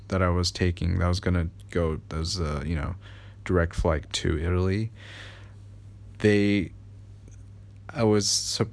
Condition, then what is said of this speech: No condition.